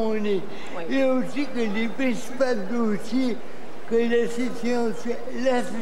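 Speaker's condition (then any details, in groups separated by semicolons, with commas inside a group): Cerebral palsy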